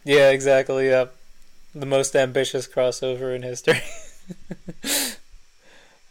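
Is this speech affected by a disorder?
No.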